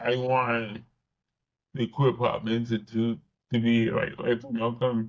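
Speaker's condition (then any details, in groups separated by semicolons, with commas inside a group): Cerebral palsy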